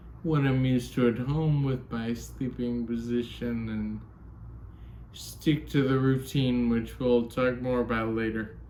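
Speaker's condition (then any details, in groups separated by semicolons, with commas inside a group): Ataxia; fine motor difficulty, needs pressure relief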